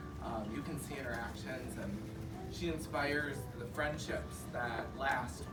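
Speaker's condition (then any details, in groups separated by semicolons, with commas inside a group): No condition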